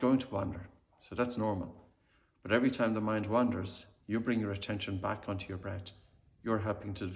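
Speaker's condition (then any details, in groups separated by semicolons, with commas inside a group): No condition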